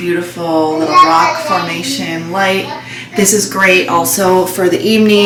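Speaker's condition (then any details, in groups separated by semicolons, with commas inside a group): No condition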